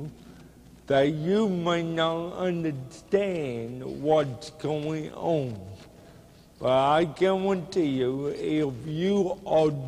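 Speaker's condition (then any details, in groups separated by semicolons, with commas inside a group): Cerebral palsy; speech hard to understand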